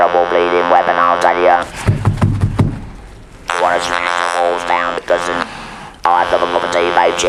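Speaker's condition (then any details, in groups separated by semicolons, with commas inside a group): Laryngeal cancer with laryngectomy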